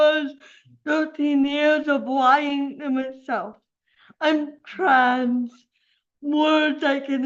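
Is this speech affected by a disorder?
Yes: cerebral palsy; affects speech.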